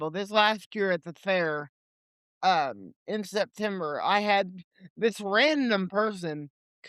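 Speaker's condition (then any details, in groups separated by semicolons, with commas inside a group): Cerebral palsy; limited mobility, legs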